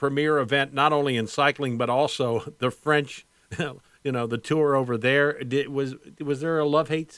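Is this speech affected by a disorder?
No.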